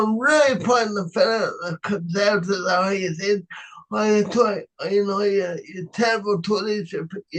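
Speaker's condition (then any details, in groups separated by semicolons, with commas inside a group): Cerebral palsy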